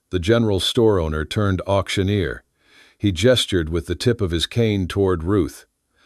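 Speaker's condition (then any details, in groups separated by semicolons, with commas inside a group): No condition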